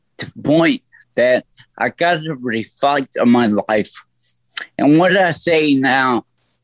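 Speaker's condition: Stroke; voice altered since stroke, lasting effect

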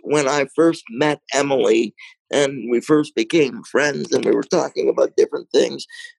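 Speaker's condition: Cerebral palsy, mild

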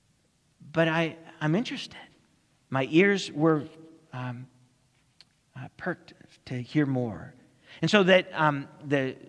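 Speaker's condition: No condition

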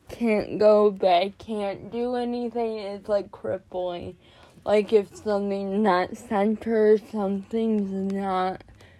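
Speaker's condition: Cerebral palsy; more jerking in class

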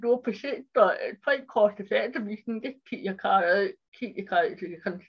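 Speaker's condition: Cerebral palsy; speech impairment

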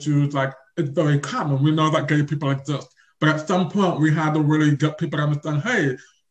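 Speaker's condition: Deaf or hard of hearing; invisible deafness

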